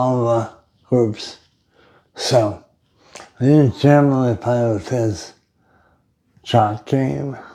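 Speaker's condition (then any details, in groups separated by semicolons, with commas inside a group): Brain injury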